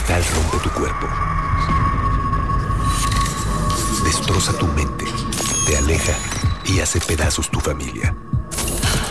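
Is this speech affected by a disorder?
No.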